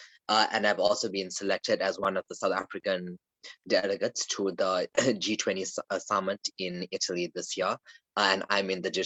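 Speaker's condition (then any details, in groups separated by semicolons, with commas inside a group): No condition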